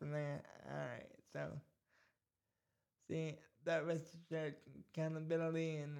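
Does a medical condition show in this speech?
Yes: cerebral palsy; cerebral palsy causing speech problem, scratchy throat and gag reflex issues at times.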